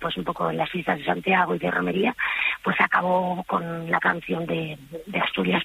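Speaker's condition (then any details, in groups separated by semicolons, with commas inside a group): Vocal fold nodules; two vocal fold nodules, forbidden to sing, still performing, voice breaks with heavy use; broken hoarse voice, apologizes for voice, switches to Bonnie Tyler or Joaquín Sabina style when broken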